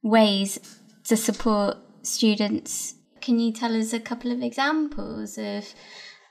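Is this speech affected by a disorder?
No.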